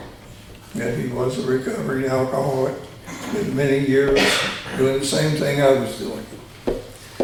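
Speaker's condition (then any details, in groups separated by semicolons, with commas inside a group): Tongue cancer surgery; three malignant tongue tumors removed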